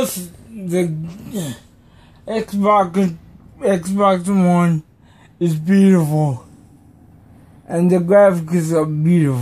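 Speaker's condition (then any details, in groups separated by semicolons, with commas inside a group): Cerebral palsy; may be hard to understand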